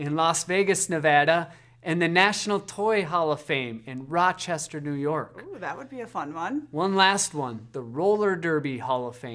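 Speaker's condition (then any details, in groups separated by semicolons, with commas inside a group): No condition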